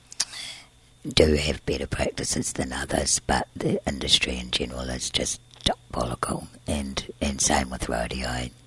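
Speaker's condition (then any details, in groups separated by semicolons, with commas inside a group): Tracheostomy and scarred vocal cord, laryngeal cysts, surgical vocal cord scarring; congenital laryngeal cysts, tracheostomy 3 weeks to 15, reinserted 18, cyst surgery 20 Green Lane Hospital; voice sounds different, presses on tracheostomy tube, later surgery left voiceless eight months, used voice machine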